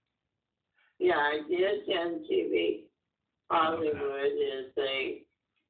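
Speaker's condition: Muscular dystrophy; physical disability

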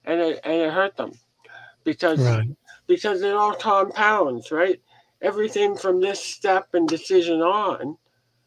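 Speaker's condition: Head and neck cancer surgery; crooked head since

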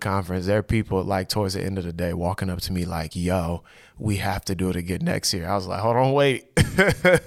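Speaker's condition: No condition

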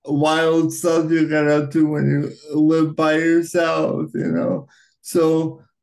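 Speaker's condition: Cerebral palsy, right-sided high tone; acquired at birth

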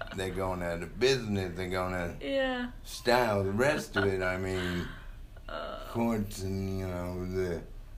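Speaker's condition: Cerebral palsy; coordination affected

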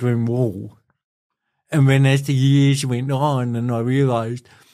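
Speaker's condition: Cerebral palsy; affects walking

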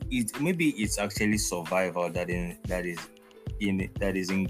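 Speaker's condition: No condition

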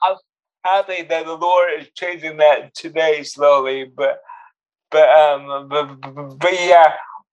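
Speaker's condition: Cerebral palsy; cerebral palsy since birth

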